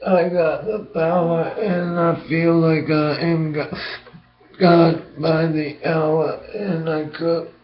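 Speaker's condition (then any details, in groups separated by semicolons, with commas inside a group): Brain injury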